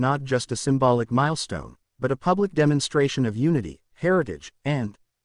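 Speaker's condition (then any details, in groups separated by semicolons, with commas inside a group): No condition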